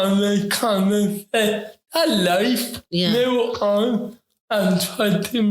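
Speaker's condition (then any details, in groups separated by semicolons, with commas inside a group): Ataxic cerebral palsy; affects talking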